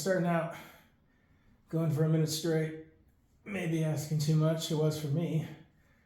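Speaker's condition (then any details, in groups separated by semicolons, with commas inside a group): No condition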